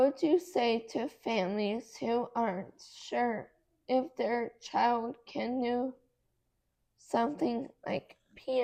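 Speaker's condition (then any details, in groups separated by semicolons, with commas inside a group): Cerebral palsy; affects muscles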